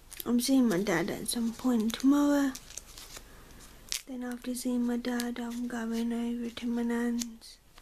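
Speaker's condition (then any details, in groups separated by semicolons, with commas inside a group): Cerebral palsy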